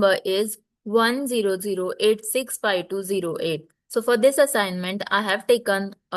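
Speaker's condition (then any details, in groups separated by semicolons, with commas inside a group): No condition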